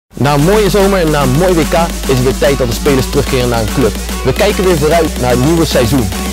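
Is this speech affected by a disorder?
No.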